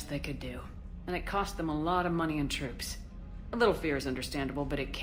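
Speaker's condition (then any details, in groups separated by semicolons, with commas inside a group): No condition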